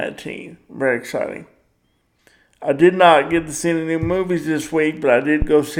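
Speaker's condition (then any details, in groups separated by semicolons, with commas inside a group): Cerebral palsy; power wheelchair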